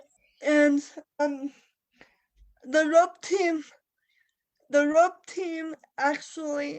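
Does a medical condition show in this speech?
Yes: cerebral palsy.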